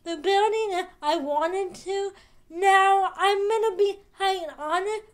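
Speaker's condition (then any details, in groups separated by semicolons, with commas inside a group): Cerebral palsy, spastic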